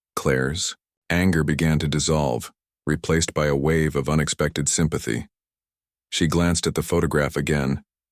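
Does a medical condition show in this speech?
No.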